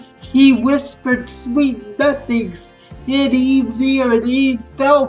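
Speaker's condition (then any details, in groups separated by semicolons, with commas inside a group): Spastic cerebral palsy; spastic quadriplegic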